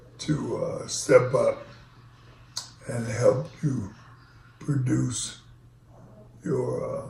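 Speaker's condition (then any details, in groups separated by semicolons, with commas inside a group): ALS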